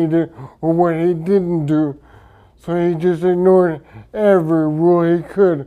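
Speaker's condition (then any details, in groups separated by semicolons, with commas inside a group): Traumatic brain injury; speech affected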